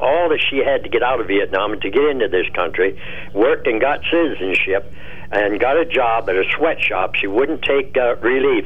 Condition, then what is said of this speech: None; typical speech.